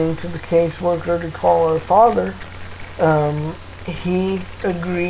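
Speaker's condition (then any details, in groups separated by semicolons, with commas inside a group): Cerebral palsy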